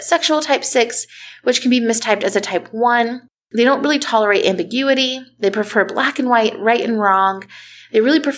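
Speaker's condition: No condition

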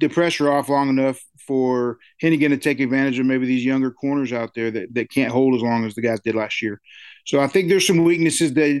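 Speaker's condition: No condition

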